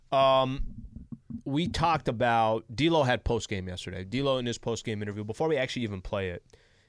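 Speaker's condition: No condition

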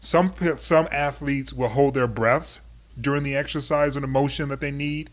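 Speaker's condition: No condition

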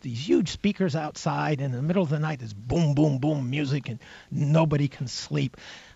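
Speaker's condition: No condition

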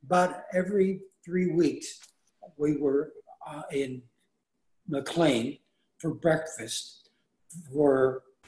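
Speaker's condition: Aphasia after stroke; still improving daily, very tired every evening

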